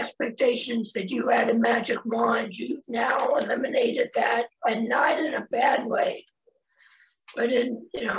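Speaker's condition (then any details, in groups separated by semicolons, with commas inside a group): Laryngectomy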